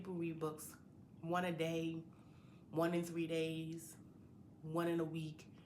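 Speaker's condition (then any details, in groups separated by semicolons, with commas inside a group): No condition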